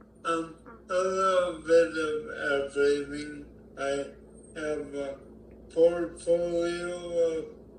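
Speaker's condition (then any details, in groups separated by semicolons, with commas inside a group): ALS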